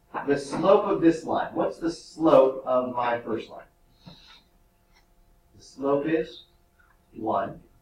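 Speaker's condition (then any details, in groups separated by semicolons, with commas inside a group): No condition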